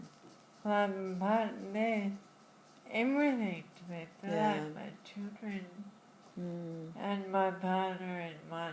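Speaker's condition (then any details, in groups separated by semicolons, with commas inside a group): Friedreich's ataxia; diagnosed in childhood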